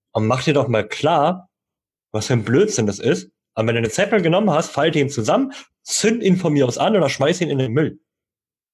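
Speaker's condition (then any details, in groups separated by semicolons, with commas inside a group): Cleft lip and palate, cleft lip, jaw and palate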